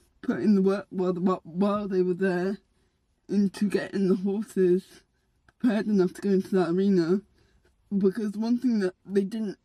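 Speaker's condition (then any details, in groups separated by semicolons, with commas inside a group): Cerebral palsy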